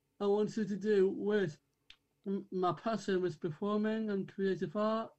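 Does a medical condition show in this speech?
Yes: Down syndrome; from birth.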